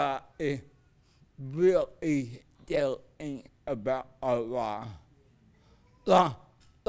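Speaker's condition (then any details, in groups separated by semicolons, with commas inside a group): Cerebral palsy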